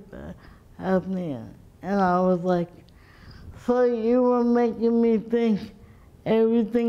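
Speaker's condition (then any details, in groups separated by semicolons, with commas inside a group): Cerebral palsy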